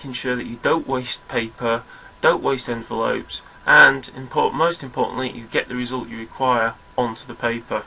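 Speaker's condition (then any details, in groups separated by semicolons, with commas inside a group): No condition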